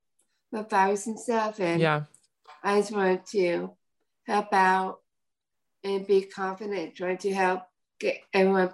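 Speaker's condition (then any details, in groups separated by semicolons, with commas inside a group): Down syndrome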